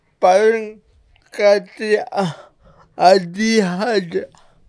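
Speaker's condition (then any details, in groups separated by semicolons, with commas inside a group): Cerebral palsy; speech may be hard to understand, friend translates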